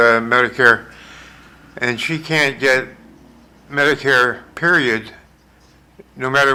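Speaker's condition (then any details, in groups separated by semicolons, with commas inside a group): Parkinson's; severe, shaking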